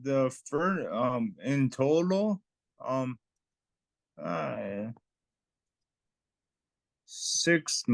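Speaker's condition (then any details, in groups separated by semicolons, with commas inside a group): Traumatic brain injury; brain surgery; in recovery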